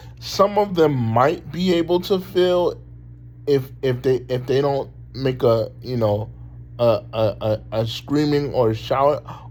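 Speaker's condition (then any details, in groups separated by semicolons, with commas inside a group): Cerebral palsy; talks very well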